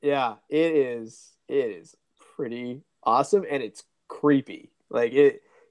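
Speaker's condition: No condition

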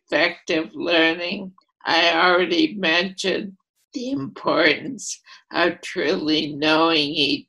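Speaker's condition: ALS, primary lateral sclerosis; voice affected

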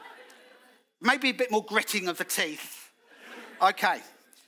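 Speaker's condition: No condition

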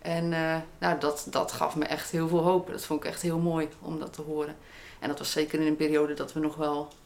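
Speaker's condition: No condition

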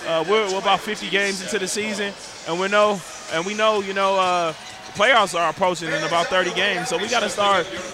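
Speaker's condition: No condition

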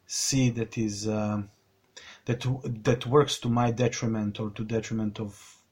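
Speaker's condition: Stuttering; stutter since childhood, continuing into adulthood; still stutters; repeated sounds

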